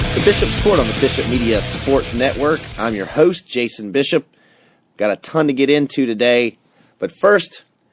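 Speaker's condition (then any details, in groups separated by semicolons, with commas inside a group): No condition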